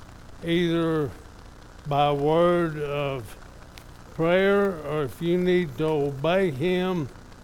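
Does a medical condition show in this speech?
Yes: ALS; father died of same disease, diagnosed by doctor in Lubbock, second opinion in Dallas; diagnosed 2.5 months ago, more physically limited than a year ago, progressing; somewhat affected, evident today.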